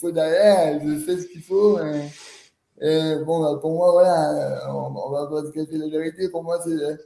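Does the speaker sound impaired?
Yes: cerebral palsy; quadriplegic, since birth, cause extreme prematurity, wheelchair user.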